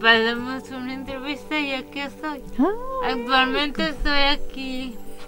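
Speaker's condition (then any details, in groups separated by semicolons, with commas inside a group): Cerebral palsy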